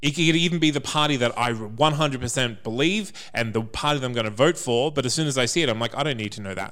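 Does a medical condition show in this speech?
No.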